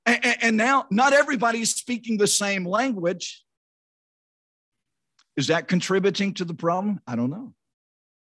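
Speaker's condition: No condition

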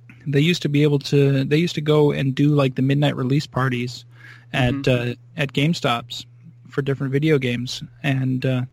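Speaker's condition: No condition

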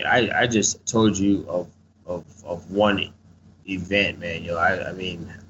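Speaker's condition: Stutter; acquired stutter after combat traumatic brain injury, memory loss, selective hearing, Shepherd Center TBI program; mild speech impediment with stuttering, loses train of thought mid-sentence; repeated words

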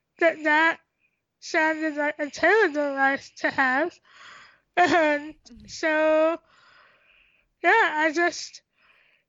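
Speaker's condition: Tracheostomy; 50-60 surgeries

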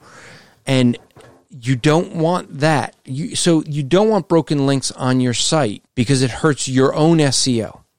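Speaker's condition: No condition

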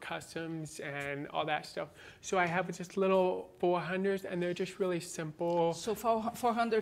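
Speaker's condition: Born deaf, cochlear implant, congenital

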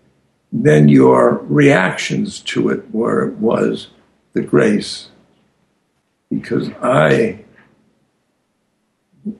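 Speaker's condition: Aphasia after stroke; hard to weave complex stories

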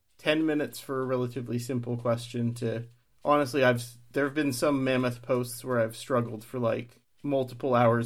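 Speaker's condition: No condition

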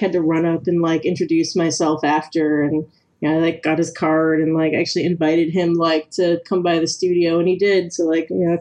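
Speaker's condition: No condition

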